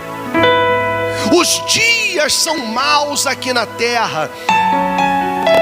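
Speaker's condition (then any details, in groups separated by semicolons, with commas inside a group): No condition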